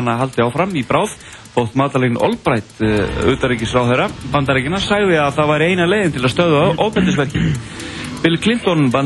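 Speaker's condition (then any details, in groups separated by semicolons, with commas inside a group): No condition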